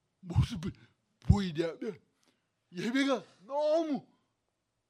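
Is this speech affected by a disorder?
Yes: cerebral palsy; bent body.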